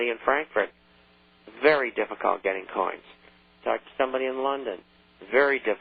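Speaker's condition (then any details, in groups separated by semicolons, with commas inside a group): No condition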